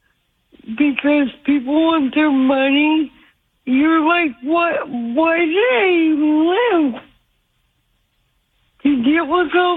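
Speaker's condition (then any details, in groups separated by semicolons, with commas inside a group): Aphasia after stroke; speech affected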